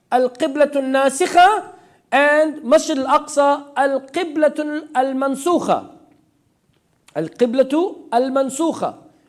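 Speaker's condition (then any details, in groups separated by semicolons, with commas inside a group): No condition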